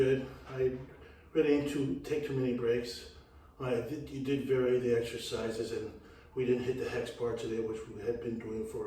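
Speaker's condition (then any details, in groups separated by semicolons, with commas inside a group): No condition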